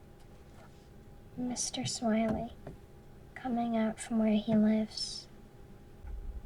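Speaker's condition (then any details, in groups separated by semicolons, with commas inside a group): No condition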